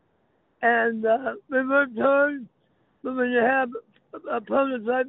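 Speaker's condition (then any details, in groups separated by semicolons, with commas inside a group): Throat cancer; speech impediment, sounds like a very unique accent, may be hard to understand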